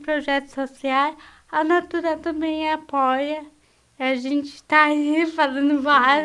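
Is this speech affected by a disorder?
Yes: cerebral palsy.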